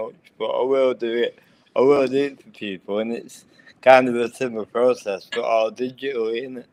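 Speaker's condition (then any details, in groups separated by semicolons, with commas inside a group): Cerebral palsy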